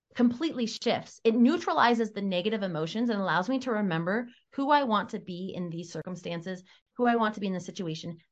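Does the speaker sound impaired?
No.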